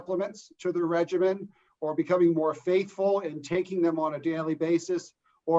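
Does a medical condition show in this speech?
No.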